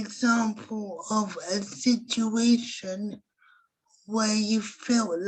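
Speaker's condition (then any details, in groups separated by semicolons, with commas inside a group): Cerebral palsy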